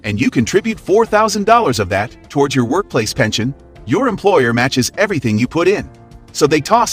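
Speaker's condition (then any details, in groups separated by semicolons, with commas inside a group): No condition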